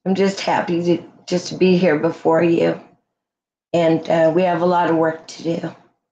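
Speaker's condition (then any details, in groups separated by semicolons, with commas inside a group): No condition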